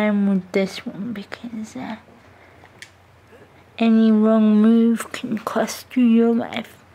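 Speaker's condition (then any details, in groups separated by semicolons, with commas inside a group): Cerebral palsy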